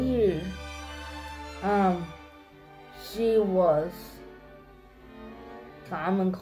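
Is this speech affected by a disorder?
Yes: cerebral palsy.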